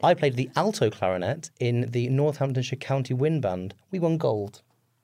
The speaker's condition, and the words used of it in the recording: No condition.